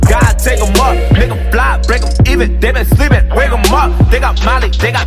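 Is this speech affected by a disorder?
No.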